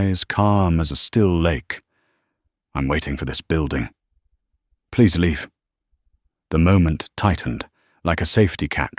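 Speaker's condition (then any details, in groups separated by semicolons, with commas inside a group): No condition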